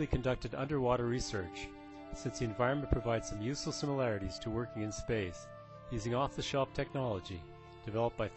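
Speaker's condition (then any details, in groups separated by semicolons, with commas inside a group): No condition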